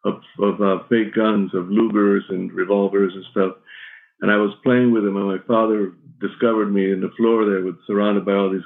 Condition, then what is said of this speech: Parkinson's disease. Excuse me, if I stumble on my words, I have Parkinson's, and sometimes it makes you shake and makes your voice kind of shaky.